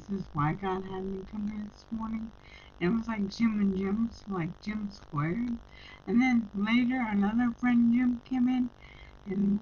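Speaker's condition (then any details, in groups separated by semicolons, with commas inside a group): Brain injury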